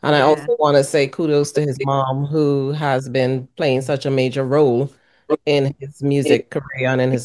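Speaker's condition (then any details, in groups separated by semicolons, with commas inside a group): No condition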